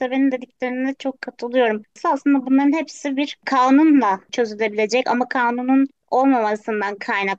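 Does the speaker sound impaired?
No.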